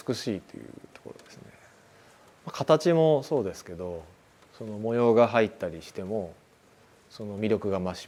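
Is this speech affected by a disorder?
No.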